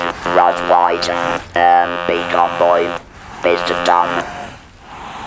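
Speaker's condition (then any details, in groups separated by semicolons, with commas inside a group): Laryngeal cancer with laryngectomy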